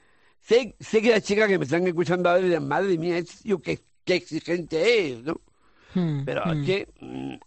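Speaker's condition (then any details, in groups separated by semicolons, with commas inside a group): Down syndrome; congenital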